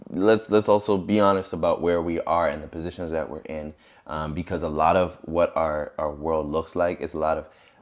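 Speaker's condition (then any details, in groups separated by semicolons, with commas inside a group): No condition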